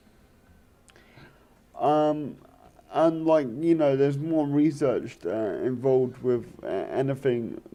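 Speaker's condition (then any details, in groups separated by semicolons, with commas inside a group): Cerebral palsy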